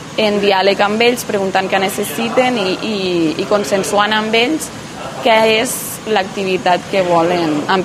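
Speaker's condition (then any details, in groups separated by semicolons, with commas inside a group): No condition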